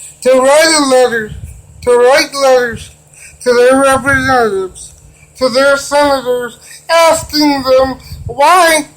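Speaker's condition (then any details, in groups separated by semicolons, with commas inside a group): Cerebral palsy; wheelchair user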